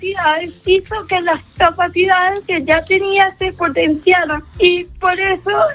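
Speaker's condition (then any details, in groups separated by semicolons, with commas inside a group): Cerebral palsy; present from birth, motor only, no cognitive involvement, mobility affected since early childhood; affects ability to speak fluently since early childhood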